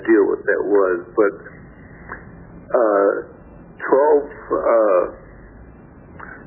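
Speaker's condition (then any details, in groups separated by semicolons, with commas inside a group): Stroke affecting throat muscles; listener says speech sounds fine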